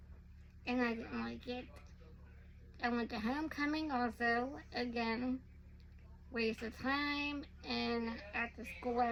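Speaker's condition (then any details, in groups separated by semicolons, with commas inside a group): Werdnig-Hoffmann disease type 2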